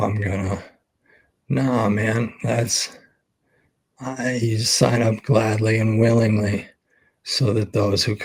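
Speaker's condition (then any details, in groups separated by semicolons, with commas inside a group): ALS; brain-computer interface implant; progression recently faster, some middle finger movement remains; expects to lose voice very soon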